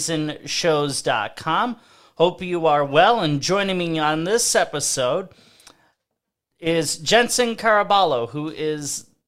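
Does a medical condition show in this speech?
No.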